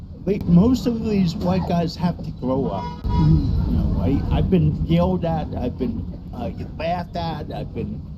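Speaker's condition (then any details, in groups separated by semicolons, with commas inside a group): Cerebral palsy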